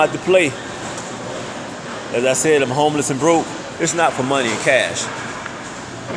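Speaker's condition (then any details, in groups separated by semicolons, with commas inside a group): No condition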